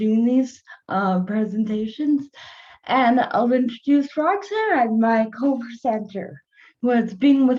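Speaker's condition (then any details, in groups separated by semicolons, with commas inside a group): Cerebral palsy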